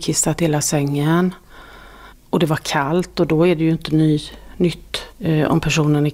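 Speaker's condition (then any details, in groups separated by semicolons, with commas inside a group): No condition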